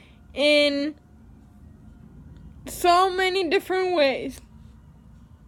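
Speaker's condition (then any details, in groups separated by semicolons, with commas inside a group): Cerebral palsy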